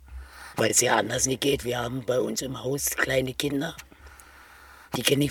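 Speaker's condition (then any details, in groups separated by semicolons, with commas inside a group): Total laryngectomy, total laryngectomy; esophageal and valve speech; total laryngectomy many years ago, fitted tracheal cannula epithesis, narrowed trachea treated surgically and with blocked cannula; speaking valve on cannula, swallowing and eating changed, over 20 kg lost after surgery, weight now stable; two voices, valve voice and esophageal ructus speech, different technique and melody, tires like hoarseness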